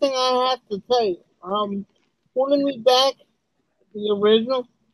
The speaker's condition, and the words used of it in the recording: Cerebral palsy. I know there's software, speaking software, to help me write, but for some reason my speech pattern can't go as fast as my thoughts, if that makes sense.